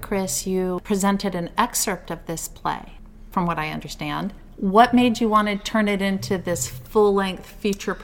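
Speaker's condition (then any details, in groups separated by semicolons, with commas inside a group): No condition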